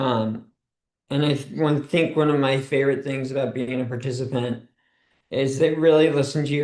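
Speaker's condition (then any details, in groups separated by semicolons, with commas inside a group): ALS; foot onset, brain-computer interface implant in motor cortex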